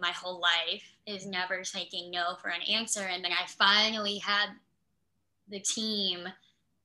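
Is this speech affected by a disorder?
Yes: cleft lip and palate; last cleft surgery four in one.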